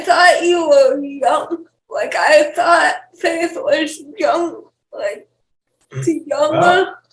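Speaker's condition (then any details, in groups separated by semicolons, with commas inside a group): Cerebral palsy; wheelchair user; speech issues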